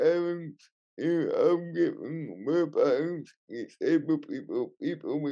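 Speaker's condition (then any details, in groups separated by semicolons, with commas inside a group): Cerebral palsy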